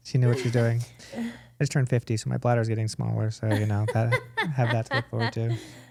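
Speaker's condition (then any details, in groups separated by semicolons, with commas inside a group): No condition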